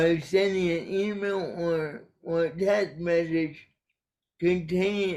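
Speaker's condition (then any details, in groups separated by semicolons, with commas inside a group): Cerebral palsy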